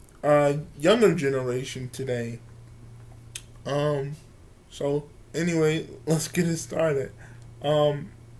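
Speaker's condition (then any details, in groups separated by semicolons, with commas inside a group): Cerebral palsy; from birth, wheelchair user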